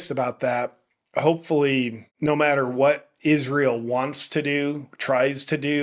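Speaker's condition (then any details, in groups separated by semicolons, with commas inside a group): No condition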